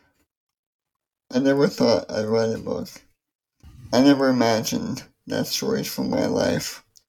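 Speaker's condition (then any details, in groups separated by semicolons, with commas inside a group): ALS; progressive muscle weakness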